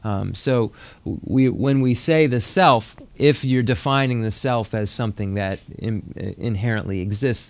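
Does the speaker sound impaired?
No.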